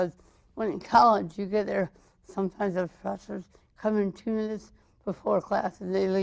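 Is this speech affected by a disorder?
Yes: mild cerebral palsy.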